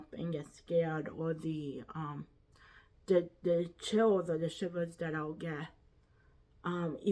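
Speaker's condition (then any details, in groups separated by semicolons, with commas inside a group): Quadriplegic cerebral palsy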